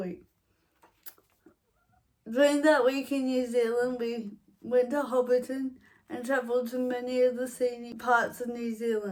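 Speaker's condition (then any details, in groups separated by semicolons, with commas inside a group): Cerebral palsy; affects walking and speech, dribbling, falls; mild, lives independently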